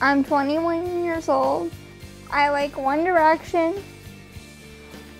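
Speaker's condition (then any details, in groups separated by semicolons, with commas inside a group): Cerebral palsy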